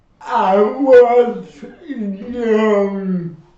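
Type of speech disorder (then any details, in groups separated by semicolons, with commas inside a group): Slurred speech; cerebral palsy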